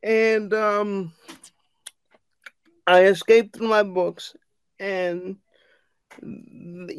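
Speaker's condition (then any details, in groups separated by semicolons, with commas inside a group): Cerebral palsy; speech recognition software produces nonsense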